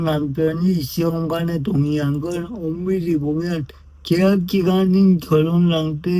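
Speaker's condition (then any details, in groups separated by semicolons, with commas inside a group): Brain lesion disability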